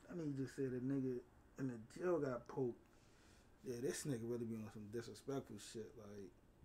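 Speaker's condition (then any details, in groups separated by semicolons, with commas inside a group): No condition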